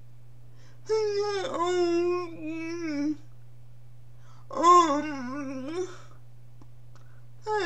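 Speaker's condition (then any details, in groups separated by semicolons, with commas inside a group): Cerebral palsy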